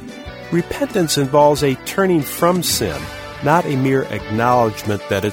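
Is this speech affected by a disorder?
No.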